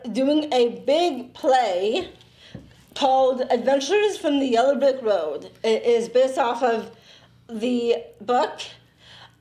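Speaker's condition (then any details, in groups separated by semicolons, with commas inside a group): Down syndrome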